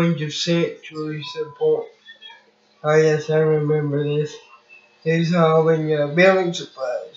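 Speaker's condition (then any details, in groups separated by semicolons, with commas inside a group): Cerebral palsy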